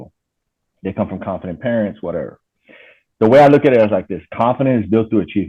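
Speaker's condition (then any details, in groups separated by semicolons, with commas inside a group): No condition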